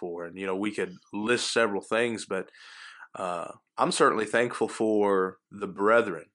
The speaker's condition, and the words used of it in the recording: None; typical speech.